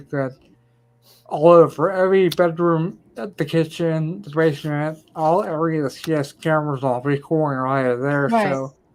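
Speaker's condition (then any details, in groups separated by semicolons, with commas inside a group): Ataxia; in physical therapy, working toward cane; may slur speech, may sound drunk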